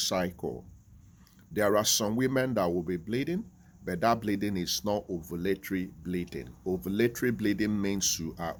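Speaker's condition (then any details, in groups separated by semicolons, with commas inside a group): No condition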